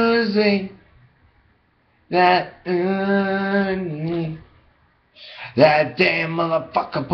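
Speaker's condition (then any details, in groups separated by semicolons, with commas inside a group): Brain injury; bicycle accident head injury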